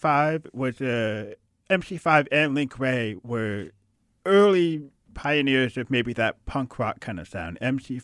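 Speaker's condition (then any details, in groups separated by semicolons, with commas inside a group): Hard of hearing; deaf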